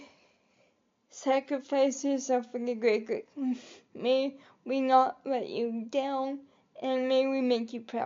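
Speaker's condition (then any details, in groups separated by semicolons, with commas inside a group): Cerebral palsy; able to articulate and speak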